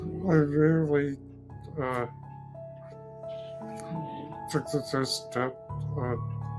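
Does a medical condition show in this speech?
Yes: Duchenne muscular dystrophy.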